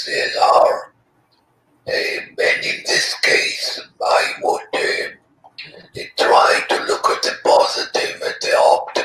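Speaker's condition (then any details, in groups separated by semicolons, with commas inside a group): Laryngectomy after head and neck cancer; laryngectomy for head and neck cancer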